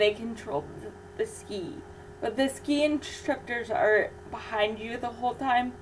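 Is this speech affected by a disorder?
Yes: cerebral palsy.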